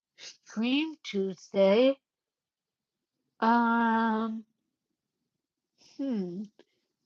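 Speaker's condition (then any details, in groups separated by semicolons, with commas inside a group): Cerebellar ataxia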